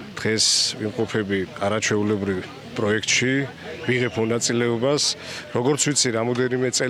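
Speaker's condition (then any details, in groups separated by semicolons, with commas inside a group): No condition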